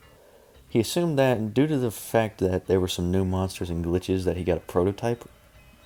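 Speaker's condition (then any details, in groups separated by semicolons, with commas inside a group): No condition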